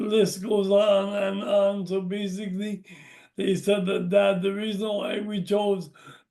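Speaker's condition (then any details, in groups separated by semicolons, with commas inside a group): Brain injury; once one word per breath, improved, still impaired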